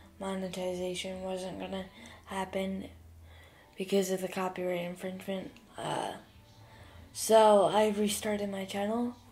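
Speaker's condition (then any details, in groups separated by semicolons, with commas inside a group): Cerebral palsy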